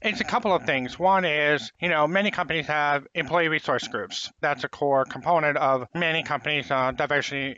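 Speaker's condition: Profound hearing loss, congenital; late detection

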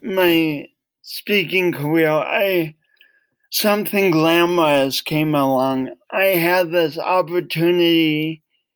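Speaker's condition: Cerebral palsy; affects voice, speech impediment

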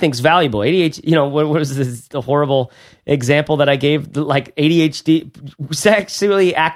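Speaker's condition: No condition

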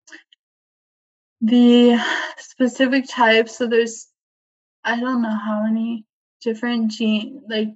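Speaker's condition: ALS, limb onset; voice tires and gets close to being lost while talking

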